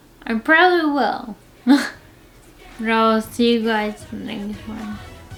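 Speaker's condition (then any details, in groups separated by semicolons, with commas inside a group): Friedreich's ataxia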